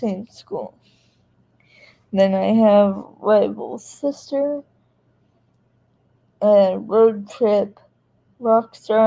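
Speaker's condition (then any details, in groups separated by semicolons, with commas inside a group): Cerebral palsy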